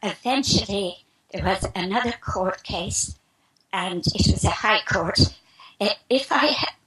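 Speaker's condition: Spasmodic dysphonia; about 3 years since onset, recent healing attributed to geopathic stress removal from apartment

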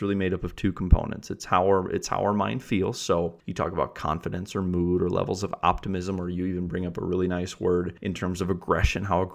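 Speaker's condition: No condition

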